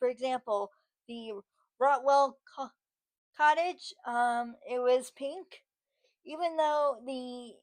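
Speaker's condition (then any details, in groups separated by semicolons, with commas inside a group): Cerebral palsy, spastic; from birth, muscle spasms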